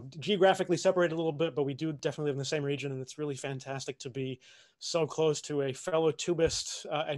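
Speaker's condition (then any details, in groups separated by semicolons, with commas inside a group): No condition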